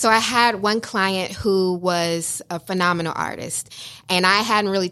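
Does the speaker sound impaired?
No.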